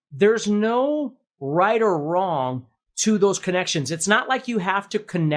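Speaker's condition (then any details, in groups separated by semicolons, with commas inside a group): No condition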